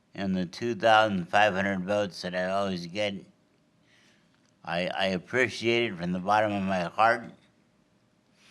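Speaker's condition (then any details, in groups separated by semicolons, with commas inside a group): Cerebral palsy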